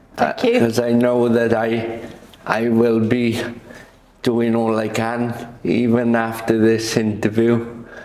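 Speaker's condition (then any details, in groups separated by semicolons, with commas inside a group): Cerebral palsy; quadriplegic form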